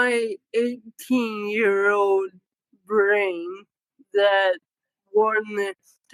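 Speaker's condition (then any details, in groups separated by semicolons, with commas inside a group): Cerebral palsy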